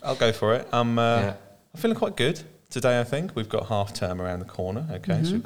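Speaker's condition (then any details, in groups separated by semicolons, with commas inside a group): No condition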